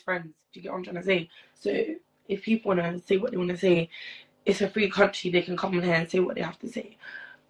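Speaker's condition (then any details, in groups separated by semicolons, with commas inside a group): No condition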